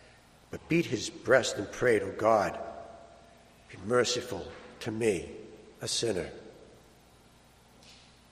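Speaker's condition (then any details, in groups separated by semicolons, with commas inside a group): No condition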